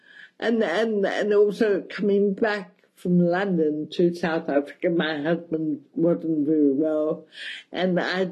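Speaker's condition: Cerebral palsy, mild

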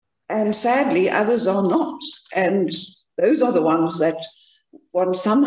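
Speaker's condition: No condition

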